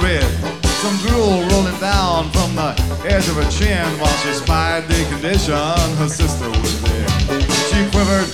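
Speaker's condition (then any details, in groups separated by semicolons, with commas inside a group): No condition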